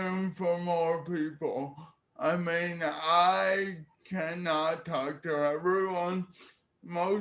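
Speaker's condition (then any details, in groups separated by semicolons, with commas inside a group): Cerebral palsy; speech therapy in childhood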